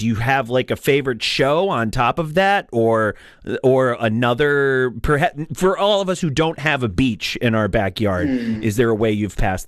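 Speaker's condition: No condition

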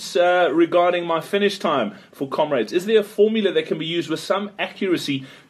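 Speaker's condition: No condition

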